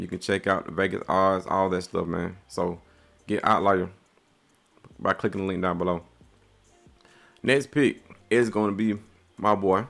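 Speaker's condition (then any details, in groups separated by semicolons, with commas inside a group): No condition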